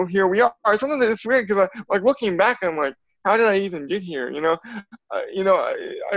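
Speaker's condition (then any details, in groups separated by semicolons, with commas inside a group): Cerebral palsy; from birth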